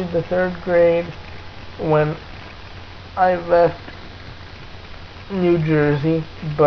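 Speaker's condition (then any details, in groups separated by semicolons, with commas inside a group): Cerebral palsy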